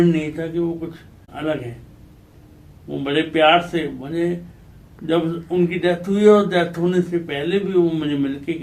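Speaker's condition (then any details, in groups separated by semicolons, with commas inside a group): Cerebral palsy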